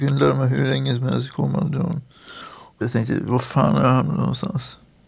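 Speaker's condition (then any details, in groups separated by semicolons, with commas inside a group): Atypical Parkinson's; very rare severe form, began with finger tremors, sudden freezing of hand movement, walks with crutches; bad days: needs help with medication, dressing, toileting, goes stiff, sometimes cannot rise from bed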